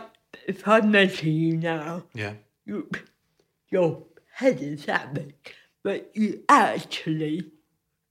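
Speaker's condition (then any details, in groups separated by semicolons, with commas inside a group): Cerebral palsy; frequent loss of balance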